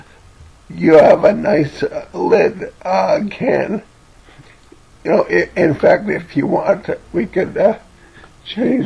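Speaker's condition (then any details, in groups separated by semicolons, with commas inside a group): Cerebellar ataxia from brain tumour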